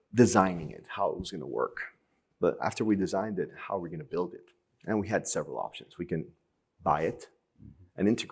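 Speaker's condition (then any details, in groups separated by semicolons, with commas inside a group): No condition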